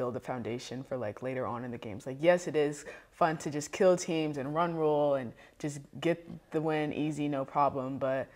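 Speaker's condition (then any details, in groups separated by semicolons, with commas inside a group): No condition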